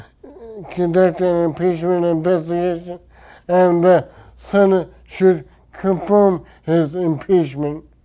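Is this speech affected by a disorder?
Yes: traumatic brain injury; speech affected.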